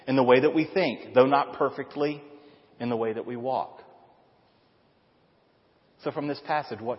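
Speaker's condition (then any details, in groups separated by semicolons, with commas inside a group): No condition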